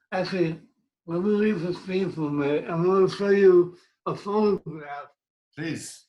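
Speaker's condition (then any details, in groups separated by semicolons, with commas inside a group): Cerebral palsy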